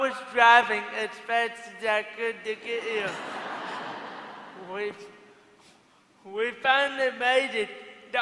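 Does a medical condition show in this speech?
Yes: cerebral palsy.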